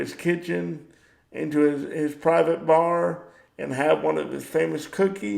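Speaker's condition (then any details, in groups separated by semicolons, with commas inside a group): Cerebral palsy; power wheelchair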